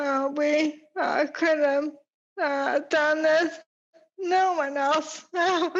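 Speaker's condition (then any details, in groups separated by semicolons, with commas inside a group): ALS; about 8 years since diagnosis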